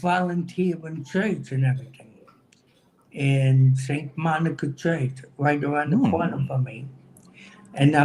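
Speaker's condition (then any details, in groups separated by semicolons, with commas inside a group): Cerebral palsy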